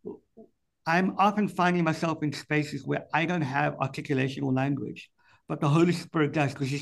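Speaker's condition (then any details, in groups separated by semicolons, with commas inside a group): Cleft palate; speech impediment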